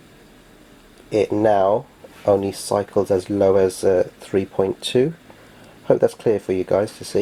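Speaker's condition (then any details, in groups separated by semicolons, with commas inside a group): No condition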